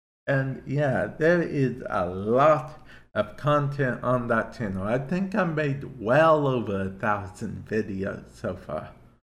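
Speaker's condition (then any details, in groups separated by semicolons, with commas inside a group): Cerebral palsy; affects speech to an extent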